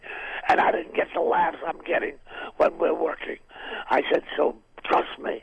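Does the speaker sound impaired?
Yes: throat cancer, vocal cord removed, partial laryngectomy, right vocal cord removed; vocal surgery removing part of larynx including right vocal cord, now a stump; voice lost after surgery, left cord trained to reach past midline to stump for sound.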